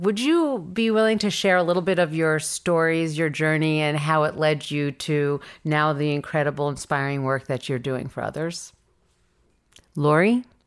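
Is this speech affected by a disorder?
No.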